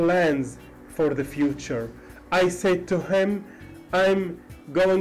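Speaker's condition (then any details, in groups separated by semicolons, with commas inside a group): No condition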